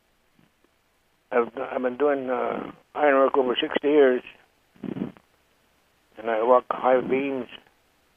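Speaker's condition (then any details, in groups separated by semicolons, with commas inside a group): Parkinson's disease; cause unknown, left side slow like stroke, different gait, tripping and falling risk, weaving when driving, worsening; two weeks at International Biocare, Tijuana: IV, pressurized oxygen, stem cells; walk and steadiness improved, drives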